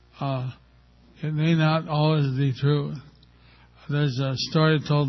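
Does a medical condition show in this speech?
Yes: stroke with facial paralysis; speaks very carefully to be understood, listeners need to give attention.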